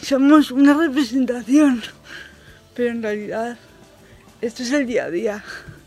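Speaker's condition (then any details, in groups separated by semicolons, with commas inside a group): Cerebral palsy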